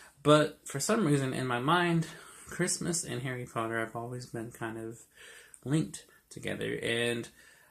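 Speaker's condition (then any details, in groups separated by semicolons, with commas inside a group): No condition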